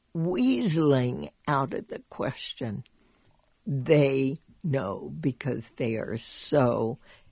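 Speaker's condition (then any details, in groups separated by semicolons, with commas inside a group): Spasmodic dysphonia; travels to Portland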